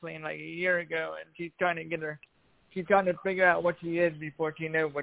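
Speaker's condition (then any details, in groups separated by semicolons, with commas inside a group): Cerebral palsy; voice improved over last year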